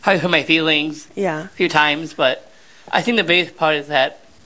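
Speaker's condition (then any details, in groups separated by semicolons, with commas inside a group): Down syndrome; 32 years old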